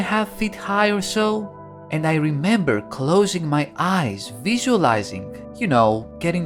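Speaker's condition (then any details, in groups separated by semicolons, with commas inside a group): No condition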